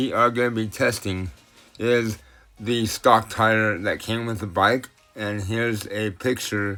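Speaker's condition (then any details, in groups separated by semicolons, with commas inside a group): Cerebral palsy; tends to mess up words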